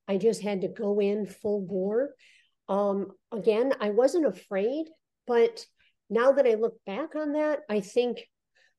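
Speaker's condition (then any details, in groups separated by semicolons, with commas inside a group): Cleft lip and palate; congenital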